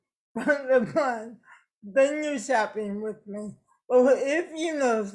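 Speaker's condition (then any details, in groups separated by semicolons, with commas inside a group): Cerebral palsy; affects speech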